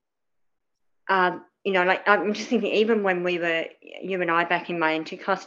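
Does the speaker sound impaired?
Yes: cleft palate; cleft palate from birth, many surgeries, dental services; spoke differently as child, lots of childhood speech therapy, c for communication skills in primary school.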